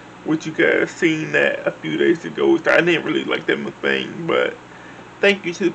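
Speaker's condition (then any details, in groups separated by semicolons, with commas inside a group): Cerebral palsy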